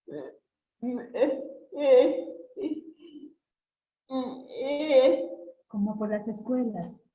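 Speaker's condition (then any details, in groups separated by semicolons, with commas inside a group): Cerebral palsy; since birth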